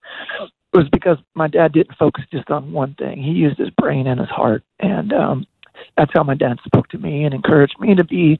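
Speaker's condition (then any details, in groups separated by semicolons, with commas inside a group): Voice disorder; progressive voice disorder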